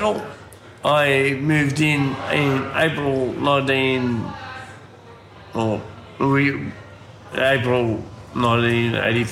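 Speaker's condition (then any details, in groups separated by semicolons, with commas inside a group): Ataxia from brain damage, cerebellar; unsteady walking, shakes when walking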